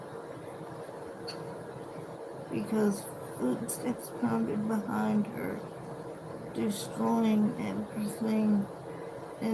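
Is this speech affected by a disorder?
Yes: cerebral palsy.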